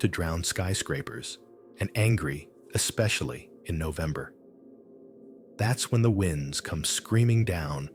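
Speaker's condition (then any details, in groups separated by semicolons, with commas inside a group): No condition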